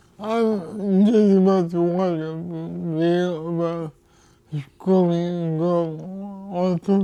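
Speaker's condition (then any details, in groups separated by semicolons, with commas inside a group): Cerebral palsy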